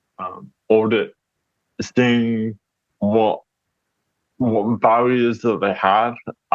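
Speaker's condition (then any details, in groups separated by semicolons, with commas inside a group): Cerebral palsy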